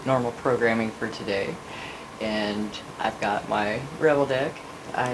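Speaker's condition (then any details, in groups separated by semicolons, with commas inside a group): No condition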